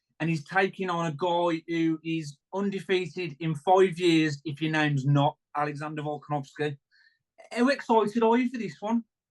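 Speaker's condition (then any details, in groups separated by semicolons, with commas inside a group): No condition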